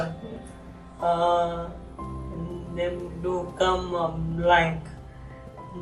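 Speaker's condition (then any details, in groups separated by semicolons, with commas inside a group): ALS; abnormal gait, gross and fine motor impairment; diagnosed at age 21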